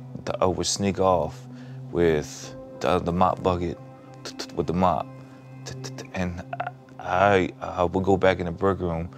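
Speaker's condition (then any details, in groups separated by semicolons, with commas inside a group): Stutter; stutter since school age, onset after seeing father beating mother, fright; prolonged sounds, blocks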